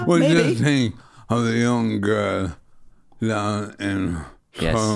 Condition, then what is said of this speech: ALS (motor neuron disease). My motor neuron is called Bulba, which is affecting up here, my voice and my swallow at the moment.